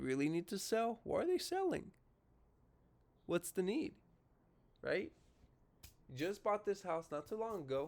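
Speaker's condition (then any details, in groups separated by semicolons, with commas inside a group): No condition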